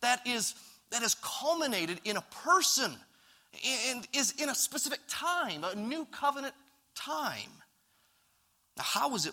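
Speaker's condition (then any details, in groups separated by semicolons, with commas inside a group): No condition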